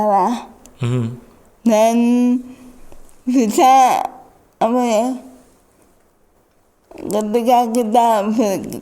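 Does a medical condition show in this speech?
Yes: cerebral palsy.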